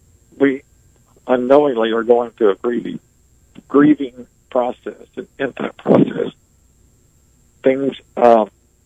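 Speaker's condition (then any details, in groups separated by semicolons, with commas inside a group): ALS; motor neuron loss, progressive paralysis, wheelchair user, sensation intact, pain from clothing seams and shirt wrinkles; nearly 20 years since onset, severe pain; barely able to speak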